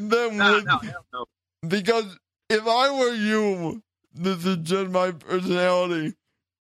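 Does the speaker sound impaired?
Yes: cerebral palsy; chair lifted onto stage by four men.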